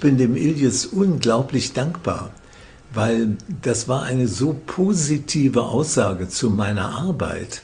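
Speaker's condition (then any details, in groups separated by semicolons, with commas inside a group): Parkinson's disease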